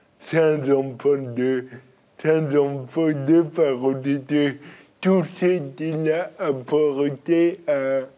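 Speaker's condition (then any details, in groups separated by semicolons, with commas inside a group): Cerebral palsy; birth injury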